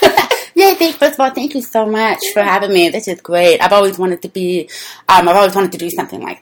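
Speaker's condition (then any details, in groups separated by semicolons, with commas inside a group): Deafness; speaks well, learned speech through childhood lessons with visual computer speech feedback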